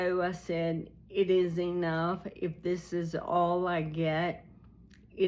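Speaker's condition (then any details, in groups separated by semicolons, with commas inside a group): ALS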